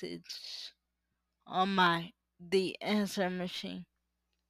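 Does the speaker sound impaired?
Yes: cerebral palsy; uses power wheelchair.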